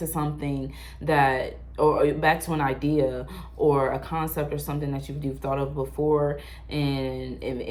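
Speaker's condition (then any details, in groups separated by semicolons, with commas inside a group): No condition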